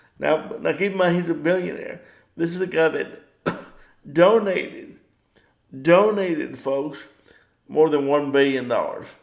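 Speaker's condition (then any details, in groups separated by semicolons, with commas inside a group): Cerebral palsy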